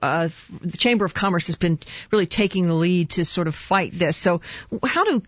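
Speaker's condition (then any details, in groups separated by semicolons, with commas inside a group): No condition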